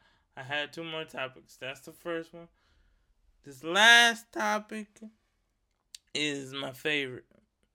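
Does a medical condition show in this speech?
Yes: cerebral palsy; wheelchair user.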